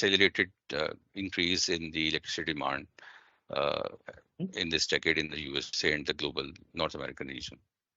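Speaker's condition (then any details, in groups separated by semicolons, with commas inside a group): No condition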